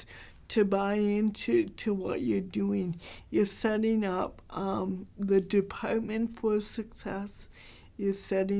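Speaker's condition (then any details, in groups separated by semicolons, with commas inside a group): Cerebral palsy, mild; hard to understand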